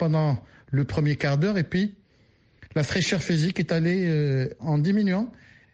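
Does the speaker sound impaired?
No.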